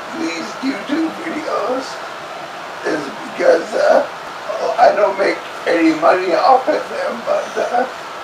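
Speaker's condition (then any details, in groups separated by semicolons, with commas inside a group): Cerebellar ataxia from brain tumour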